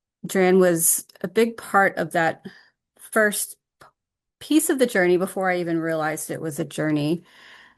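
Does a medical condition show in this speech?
No.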